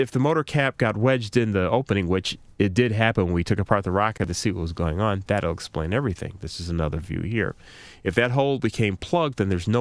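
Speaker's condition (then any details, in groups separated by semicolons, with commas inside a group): No condition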